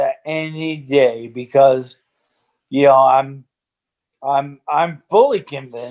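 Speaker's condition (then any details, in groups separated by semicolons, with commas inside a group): ALS; breathing affected after injection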